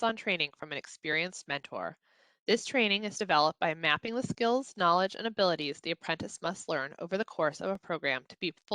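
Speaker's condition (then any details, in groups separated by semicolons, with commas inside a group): No condition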